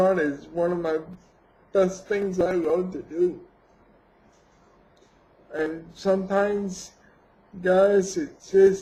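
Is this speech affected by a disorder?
Yes: cerebral palsy; has had surgery.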